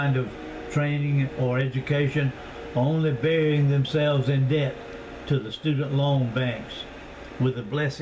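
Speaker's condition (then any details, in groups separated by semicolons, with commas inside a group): No condition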